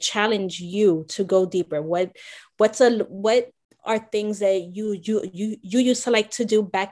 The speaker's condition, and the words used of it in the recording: Stuttering. And even talking now on a podcast, because, you know, I stutter.